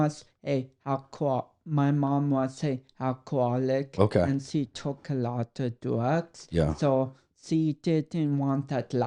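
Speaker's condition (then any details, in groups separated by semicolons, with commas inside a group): Cerebral palsy; impaired speech coordination, must slow down, concentrate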